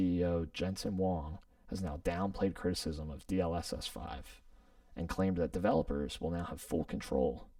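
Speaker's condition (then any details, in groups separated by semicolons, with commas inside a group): No condition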